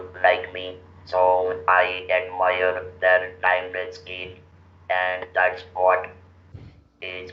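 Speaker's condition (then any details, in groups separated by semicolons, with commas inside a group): Laryngectomy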